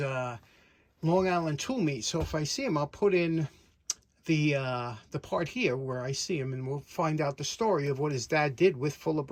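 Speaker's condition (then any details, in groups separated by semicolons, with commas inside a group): No condition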